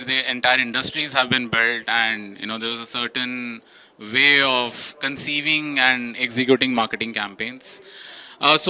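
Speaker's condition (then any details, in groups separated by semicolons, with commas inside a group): No condition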